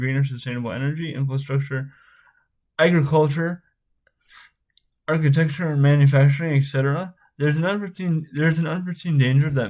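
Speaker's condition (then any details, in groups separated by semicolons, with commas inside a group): Spastic cerebral palsy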